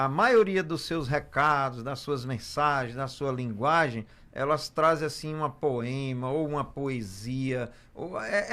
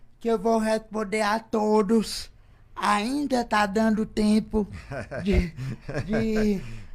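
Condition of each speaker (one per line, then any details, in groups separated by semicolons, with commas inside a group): No condition
Cerebral palsy; from birth, premature birth, affects motor coordination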